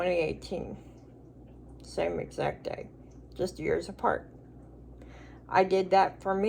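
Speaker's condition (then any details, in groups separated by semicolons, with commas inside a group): Cerebral palsy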